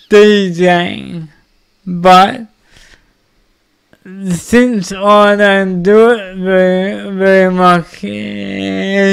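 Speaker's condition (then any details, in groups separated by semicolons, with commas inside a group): Cerebral palsy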